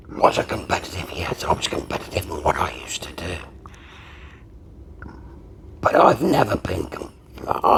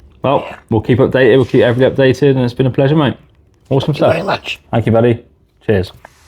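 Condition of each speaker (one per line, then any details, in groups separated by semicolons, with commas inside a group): Laryngectomy; permanent tracheostomy, throat scar tissue; seven years since operation; breathes through tracheostomy, cold air hinders breathing, frequent throat clearing
No condition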